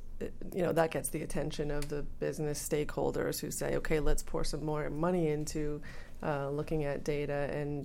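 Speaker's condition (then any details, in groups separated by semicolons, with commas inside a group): No condition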